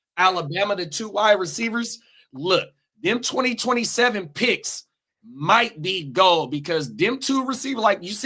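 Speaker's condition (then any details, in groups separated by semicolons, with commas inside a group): No condition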